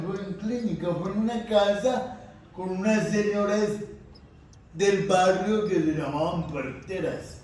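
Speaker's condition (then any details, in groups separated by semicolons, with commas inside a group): Cerebral palsy; difficulty speaking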